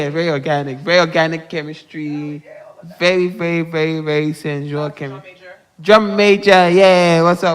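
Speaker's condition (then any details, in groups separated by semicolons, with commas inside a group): No condition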